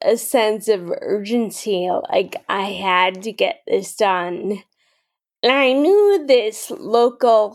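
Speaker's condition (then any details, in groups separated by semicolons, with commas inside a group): Friedreich's ataxia; rare progressive, form of muscular dystrophy, diagnosed at 17, initially mild, Muscular Dystrophy Association for braces; some speech issues, less pronounced than in others with Friedreich's ataxia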